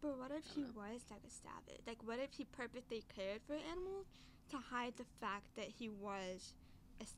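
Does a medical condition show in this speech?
Yes: deaf; mainstream schooling, speech therapy, mother signs; wears hearing aid, never turns it off, feels lost without it; understanding depends on familiarity with speaker's voice, mispronounced Fergie's name whole life.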